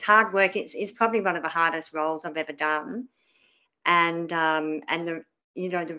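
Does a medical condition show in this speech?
Yes: cleft palate; spoke differently as child.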